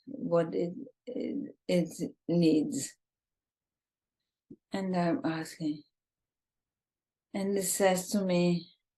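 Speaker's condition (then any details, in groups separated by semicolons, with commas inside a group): ALS, bulbar form, bulbar onset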